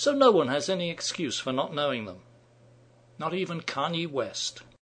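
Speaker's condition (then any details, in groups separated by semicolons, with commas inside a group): No condition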